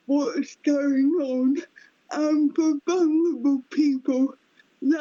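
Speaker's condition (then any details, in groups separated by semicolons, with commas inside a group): Cerebral palsy; affects speech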